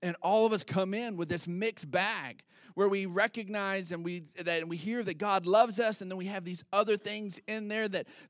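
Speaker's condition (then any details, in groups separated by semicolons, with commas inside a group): No condition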